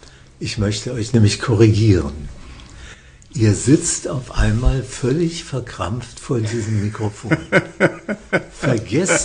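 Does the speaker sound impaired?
Yes: Parkinson's disease; incurable, diagnosed by a psychiatrist, treated by professor Jens Volkmann in Würzburg, medication adjusts symptoms.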